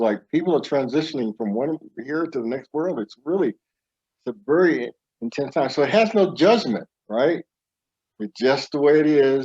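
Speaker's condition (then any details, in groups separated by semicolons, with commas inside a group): No condition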